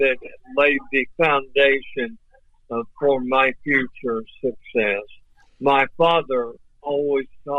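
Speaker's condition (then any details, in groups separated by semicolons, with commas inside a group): ALS; voice off but clear and understandable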